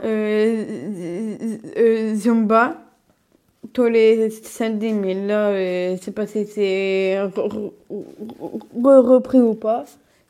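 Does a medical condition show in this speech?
Yes: Down syndrome (trisomy 21); congenital chromosomal condition, extra copy of chromosome 21; age 27, mother Véronique and Chloé help reformulate interview questions.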